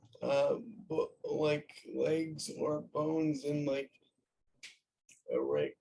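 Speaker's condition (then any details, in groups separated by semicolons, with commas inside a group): Cerebral palsy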